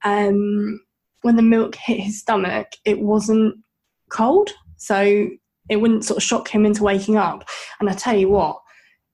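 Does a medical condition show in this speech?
Yes: bilateral cleft lip and palate; congenital, fed as infant on Man bottle squeeze feeding bottle.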